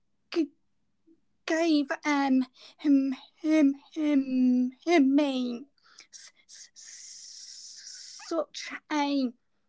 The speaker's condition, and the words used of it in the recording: Stuttering. Her stammer is very severe, but it is also the most severe so far on this podcast.